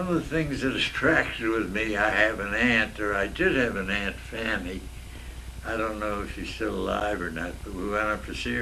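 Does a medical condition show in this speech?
Yes: myasthenia gravis; neurological.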